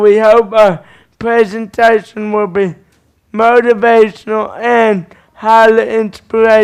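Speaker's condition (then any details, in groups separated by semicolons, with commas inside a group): Cerebral palsy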